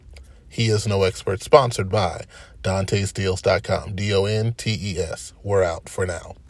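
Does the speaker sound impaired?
No.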